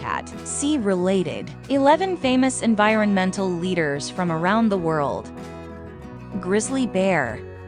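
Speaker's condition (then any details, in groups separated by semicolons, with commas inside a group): No condition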